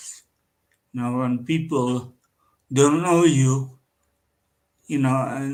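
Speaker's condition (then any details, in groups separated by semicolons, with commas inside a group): Cerebral palsy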